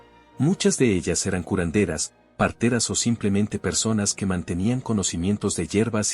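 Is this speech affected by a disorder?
No.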